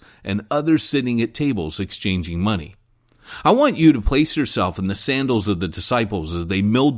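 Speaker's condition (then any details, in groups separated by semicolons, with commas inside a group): No condition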